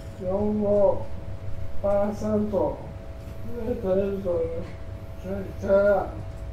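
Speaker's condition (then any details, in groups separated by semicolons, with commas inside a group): ALS; uses ventilator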